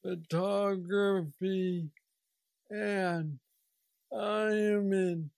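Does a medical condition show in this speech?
Yes: Parkinson's disease; young onset at 35, neurostimulator brain implant after 2 years, works like brain pacemaker.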